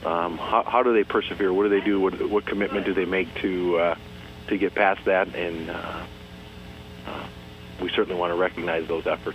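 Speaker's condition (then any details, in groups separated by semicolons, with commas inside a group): No condition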